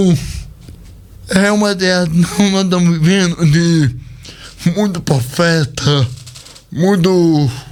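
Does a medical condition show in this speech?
Yes: cerebral palsy; speech not normal.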